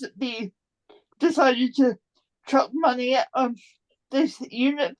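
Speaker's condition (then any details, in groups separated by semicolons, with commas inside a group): Cerebral palsy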